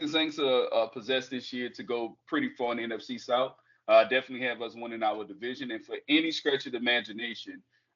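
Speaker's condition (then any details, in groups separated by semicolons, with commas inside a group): No condition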